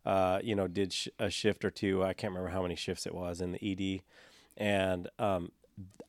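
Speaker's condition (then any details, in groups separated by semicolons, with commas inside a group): No condition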